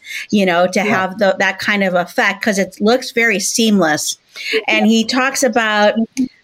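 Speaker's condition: No condition

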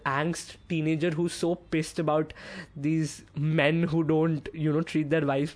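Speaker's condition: No condition

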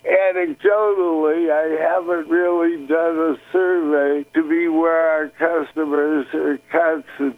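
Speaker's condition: Parkinson's disease; slow or halting, sounds as before to own ear on playback

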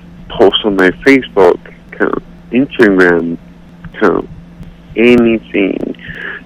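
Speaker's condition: Cerebral palsy; accepts own voice

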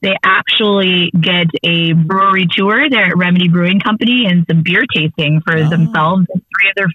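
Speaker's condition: No condition

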